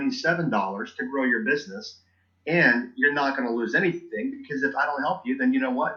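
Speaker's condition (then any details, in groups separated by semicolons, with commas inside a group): No condition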